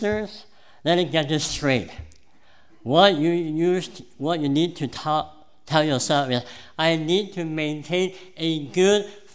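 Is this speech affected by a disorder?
Yes: cleft palate; congenital cleft palate.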